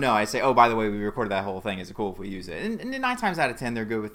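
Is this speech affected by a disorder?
No.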